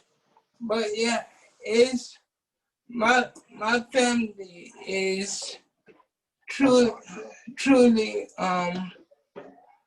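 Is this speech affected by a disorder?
Yes: cerebral palsy.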